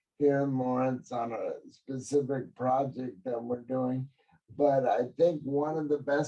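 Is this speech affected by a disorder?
Yes: cerebral palsy.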